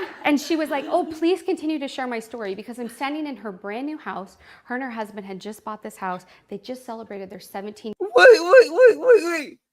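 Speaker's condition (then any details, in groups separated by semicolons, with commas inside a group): No condition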